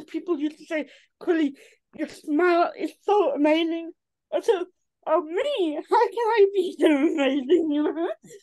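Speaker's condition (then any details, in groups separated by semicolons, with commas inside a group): Cerebral palsy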